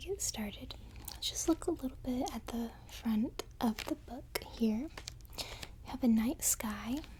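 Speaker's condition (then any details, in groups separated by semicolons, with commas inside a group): No condition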